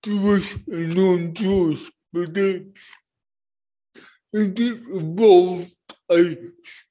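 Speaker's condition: Cerebral palsy; born not breathing

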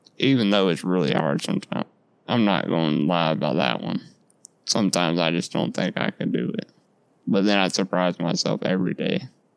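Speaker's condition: Duchenne muscular dystrophy; lifelong

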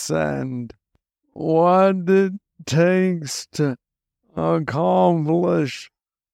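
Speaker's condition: Parkinson's disease, young onset

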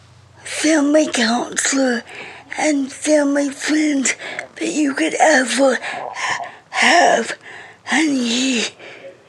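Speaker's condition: Cerebral palsy; speech affected, reading very slow

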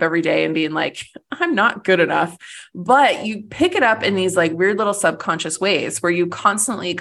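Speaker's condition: No condition

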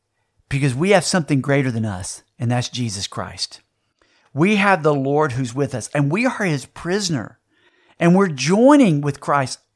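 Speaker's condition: No condition

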